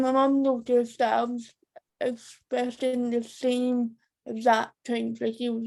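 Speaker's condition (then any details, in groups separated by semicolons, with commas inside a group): Cerebral palsy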